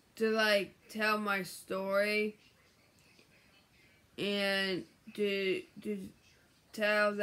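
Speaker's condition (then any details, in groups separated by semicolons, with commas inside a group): Brain injury; memory problems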